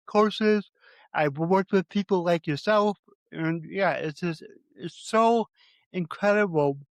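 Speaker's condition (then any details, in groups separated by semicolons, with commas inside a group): Cerebral palsy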